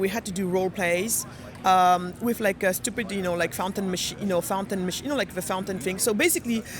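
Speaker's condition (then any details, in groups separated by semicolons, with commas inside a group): No condition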